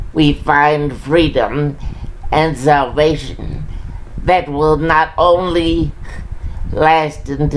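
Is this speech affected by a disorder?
Yes: cerebral palsy.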